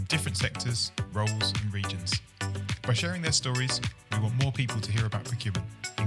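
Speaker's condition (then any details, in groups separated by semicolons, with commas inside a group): No condition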